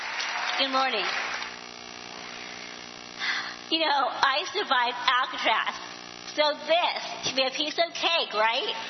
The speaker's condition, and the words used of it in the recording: Down syndrome. Interesting, it's hard sometimes to pick up the lady's diction because of her Down syndrome.